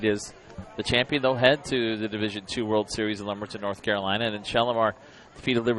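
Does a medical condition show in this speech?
No.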